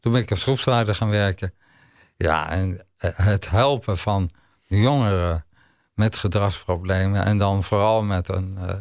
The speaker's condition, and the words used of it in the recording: ALS (motor neuron disease). Mm maar goed, blijkbaar ben ik nog wel goed te verstaan voor jou.